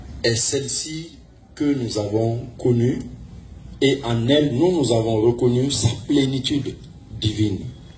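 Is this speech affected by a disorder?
No.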